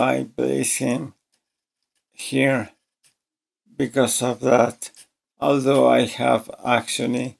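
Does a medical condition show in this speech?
Yes: ALS.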